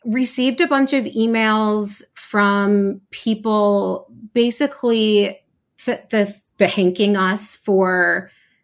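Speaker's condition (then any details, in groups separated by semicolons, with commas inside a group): Stuttering; variable stuttering, formerly preoccupied with which words would be easier to say, helped by stuttering community; amount of stuttering, feeling stuck and physical tension fluctuate, stutters openly; repeated sounds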